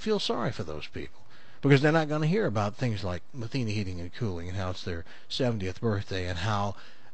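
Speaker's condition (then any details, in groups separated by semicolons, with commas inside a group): No condition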